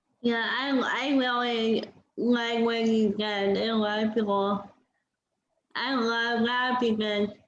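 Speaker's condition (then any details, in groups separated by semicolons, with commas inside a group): Cerebral palsy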